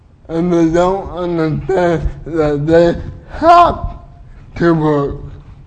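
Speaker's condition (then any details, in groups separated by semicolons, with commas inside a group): Cerebral palsy; uses wheelchair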